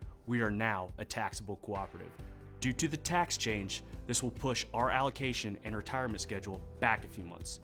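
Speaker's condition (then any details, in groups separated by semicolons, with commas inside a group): No condition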